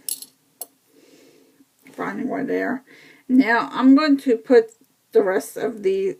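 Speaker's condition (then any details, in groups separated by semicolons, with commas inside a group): Cerebral palsy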